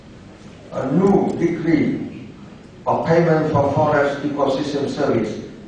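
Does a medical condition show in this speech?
No.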